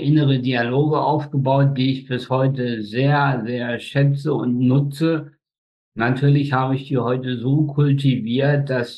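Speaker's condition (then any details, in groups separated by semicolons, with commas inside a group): Spastic tetraparesis; all four limbs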